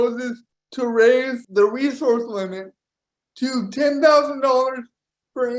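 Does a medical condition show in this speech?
Yes: cerebral palsy; power wheelchair.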